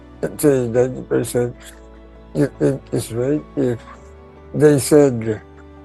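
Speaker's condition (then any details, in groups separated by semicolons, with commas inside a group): Pompe disease; breathing difficulty, breathes through ventilator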